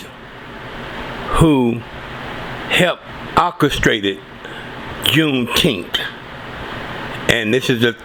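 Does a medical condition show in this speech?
No.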